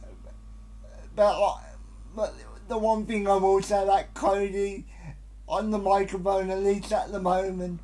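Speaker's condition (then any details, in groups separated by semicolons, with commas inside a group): Cerebral palsy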